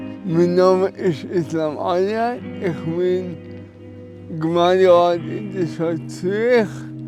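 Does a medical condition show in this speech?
Yes: cerebral palsy; present since birth.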